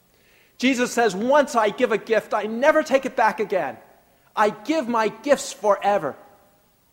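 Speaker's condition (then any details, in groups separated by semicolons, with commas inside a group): No condition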